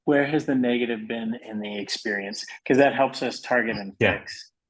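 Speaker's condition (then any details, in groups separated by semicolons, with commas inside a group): No condition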